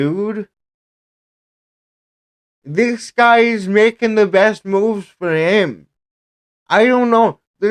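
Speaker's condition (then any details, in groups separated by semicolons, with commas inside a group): Cerebral palsy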